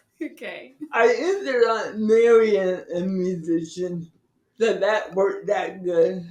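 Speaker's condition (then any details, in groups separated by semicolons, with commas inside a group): Cerebral palsy; from birth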